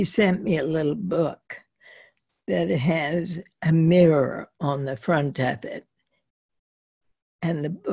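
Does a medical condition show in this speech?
Yes: spasmodic dysphonia.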